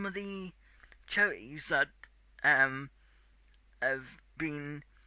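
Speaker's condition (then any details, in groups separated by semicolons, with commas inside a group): Cerebral palsy; tight muscles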